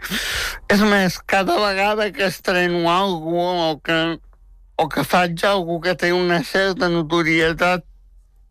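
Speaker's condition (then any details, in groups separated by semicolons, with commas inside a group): Spastic tetraplegic cerebral palsy; wheelchair user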